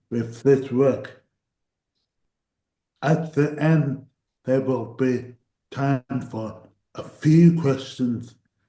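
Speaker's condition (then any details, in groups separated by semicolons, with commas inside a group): Cerebral palsy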